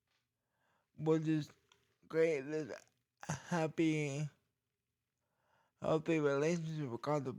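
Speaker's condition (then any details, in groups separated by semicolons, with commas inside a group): Cerebral palsy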